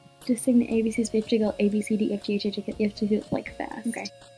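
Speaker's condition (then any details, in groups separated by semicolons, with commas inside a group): No condition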